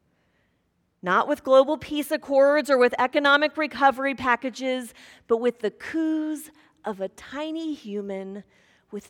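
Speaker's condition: No condition

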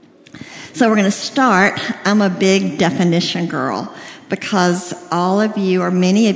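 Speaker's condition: Cleft lip and palate, severe

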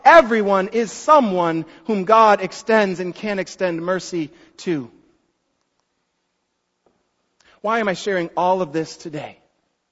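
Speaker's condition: No condition

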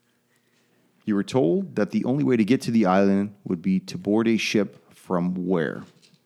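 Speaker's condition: No condition

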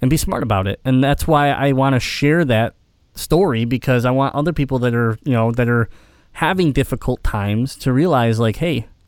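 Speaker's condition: Cleft palate; congenital cleft palate

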